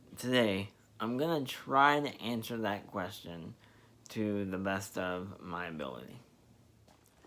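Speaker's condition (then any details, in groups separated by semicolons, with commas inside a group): Spastic diplegia cerebral palsy; spastic diplegia form, high startle response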